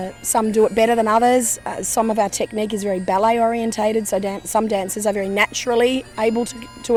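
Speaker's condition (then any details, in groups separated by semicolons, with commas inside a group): No condition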